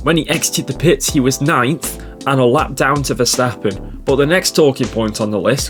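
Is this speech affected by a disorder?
No.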